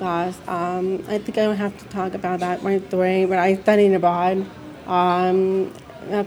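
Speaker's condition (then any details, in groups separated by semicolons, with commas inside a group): Deafness; mix of speech and sign growing up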